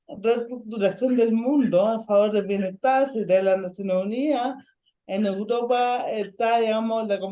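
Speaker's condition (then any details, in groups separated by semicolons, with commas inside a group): Ataxic cerebral palsy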